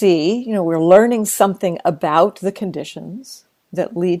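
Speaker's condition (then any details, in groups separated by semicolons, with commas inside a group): No condition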